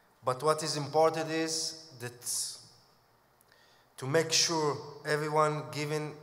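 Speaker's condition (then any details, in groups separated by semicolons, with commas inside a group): No condition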